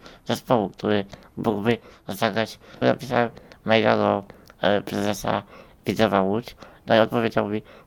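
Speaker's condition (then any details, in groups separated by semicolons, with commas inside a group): Spinal muscular atrophy, type 1; spinal muscular atrophy type one, formerly drove electric wheelchair alone, unable for about nine years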